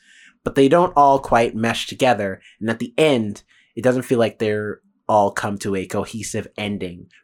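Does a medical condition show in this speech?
No.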